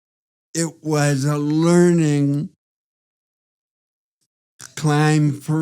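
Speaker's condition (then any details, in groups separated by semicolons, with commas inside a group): Parkinson's disease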